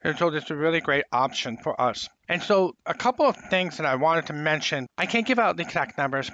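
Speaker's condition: Profound hearing loss, congenital

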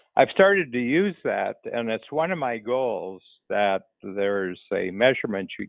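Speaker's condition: No condition

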